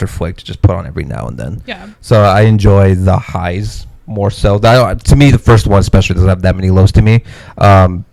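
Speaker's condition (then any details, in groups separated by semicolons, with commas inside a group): No condition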